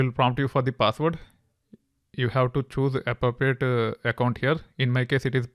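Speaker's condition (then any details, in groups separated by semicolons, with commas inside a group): No condition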